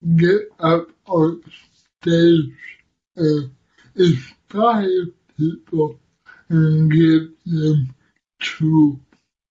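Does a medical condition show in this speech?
Yes: cerebral palsy; speech described as hard to understand.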